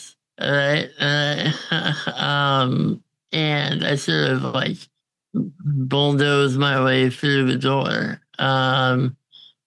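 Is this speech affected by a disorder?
Yes: congenital muscular dystrophy; diagnosed at 6 months, chronically physically disabled; on a ventilator, goes downtown on own, more independent than ever.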